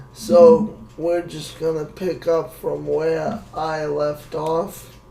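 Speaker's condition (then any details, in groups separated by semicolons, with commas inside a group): Cerebral palsy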